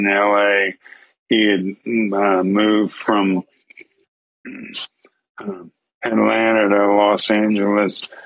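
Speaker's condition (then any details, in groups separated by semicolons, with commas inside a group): ALS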